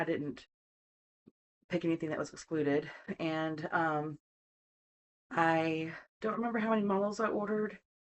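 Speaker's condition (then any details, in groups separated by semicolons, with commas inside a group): No condition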